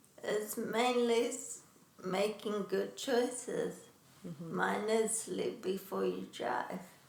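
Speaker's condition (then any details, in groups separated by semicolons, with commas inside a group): Traumatic brain injury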